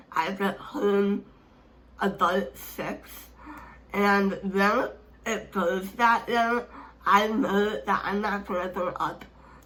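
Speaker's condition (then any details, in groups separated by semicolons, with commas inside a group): Speech impairment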